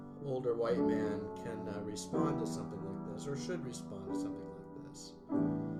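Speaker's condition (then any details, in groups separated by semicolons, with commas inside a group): No condition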